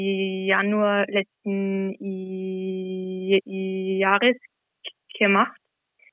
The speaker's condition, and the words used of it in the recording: Stuttering. Und da habe ich gewusst, dass das Stottern da schon zum Vorschein kommt, egal ob ich will oder nicht.